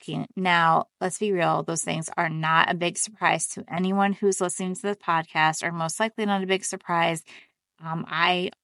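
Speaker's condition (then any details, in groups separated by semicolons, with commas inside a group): No condition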